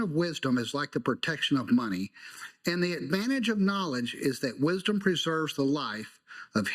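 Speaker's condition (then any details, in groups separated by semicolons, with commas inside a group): No condition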